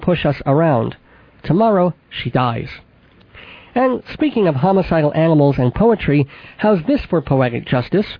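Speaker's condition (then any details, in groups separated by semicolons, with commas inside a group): Cleft palate with lisp, cleft lip and palate, mild; back of throat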